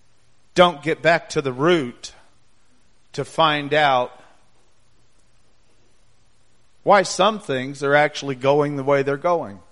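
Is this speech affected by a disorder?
No.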